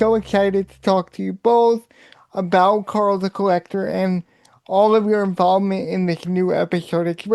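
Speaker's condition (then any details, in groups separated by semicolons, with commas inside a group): Cerebral palsy; voice sometimes sounds childlike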